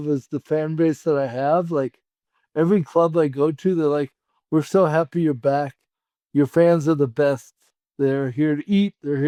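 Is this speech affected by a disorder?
Yes: cerebral palsy.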